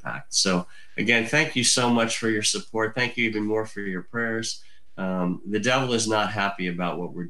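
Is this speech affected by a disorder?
Yes: cleft lip and palate; from birth.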